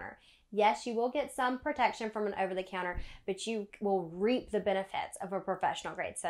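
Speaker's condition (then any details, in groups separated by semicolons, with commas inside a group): No condition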